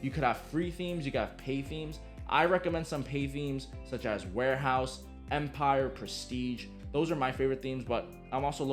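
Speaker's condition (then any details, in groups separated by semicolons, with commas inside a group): No condition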